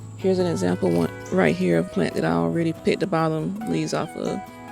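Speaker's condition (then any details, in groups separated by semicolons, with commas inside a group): No condition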